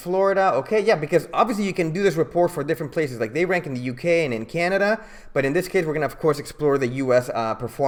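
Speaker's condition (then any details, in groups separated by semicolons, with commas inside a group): No condition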